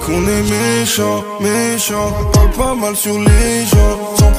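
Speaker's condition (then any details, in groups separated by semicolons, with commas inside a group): No condition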